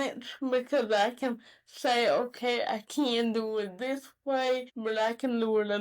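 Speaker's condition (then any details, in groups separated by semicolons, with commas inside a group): Cerebral palsy; could not always articulate well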